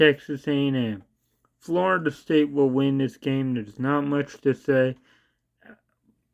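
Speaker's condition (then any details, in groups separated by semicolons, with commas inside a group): Cerebral palsy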